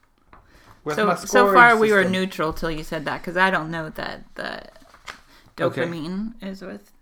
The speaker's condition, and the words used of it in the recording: No condition.